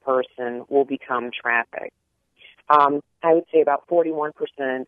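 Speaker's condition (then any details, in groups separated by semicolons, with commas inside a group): No condition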